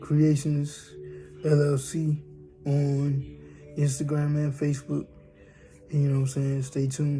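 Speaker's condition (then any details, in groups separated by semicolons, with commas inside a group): Cerebral palsy; from birth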